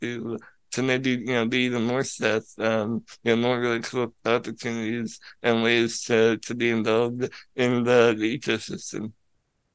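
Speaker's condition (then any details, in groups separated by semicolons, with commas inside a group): Spinal muscular atrophy; wheelchair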